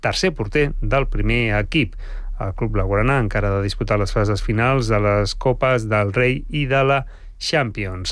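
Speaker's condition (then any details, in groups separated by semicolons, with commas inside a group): No condition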